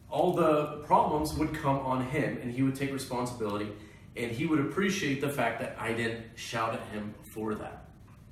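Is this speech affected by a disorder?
No.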